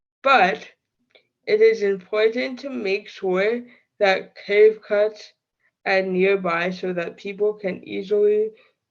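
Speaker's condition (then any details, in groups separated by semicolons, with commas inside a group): Cerebral palsy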